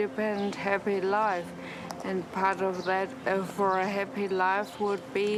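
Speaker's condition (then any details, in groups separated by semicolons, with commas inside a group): Severe traumatic brain injury, right-sided ataxia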